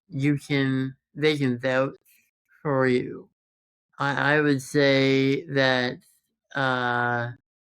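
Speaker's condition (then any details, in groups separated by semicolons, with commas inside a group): Congenital muscular dystrophy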